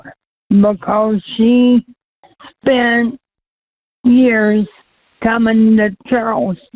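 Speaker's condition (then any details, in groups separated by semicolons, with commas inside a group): Cerebral palsy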